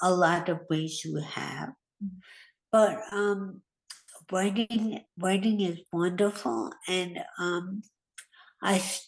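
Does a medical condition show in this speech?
Yes: hemorrhagic stroke; hard getting words out quickly.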